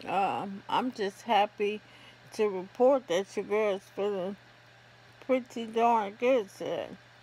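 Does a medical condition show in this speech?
Yes: ALS.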